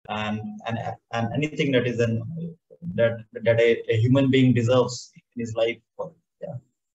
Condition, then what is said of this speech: Stuttering. I'm a person with stammering, and I face challenges while articulating sentences as well, like even more in English, because English is not my first language